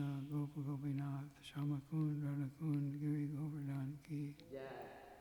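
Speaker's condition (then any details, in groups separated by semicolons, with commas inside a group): Parkinson's; tremor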